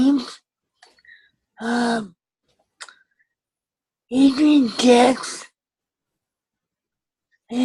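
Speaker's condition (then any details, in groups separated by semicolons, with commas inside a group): Cerebral palsy with ataxia; ataxia, tracheostomy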